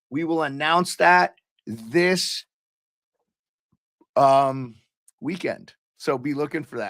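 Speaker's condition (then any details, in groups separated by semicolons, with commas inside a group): No condition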